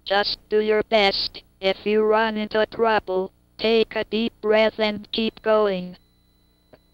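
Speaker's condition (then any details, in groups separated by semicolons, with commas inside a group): Cerebral palsy; likely from viral encephalitis in infancy, cannot move limbs; onset in infancy, uses word boards; cannot speak, communicates via word boards and facial expressions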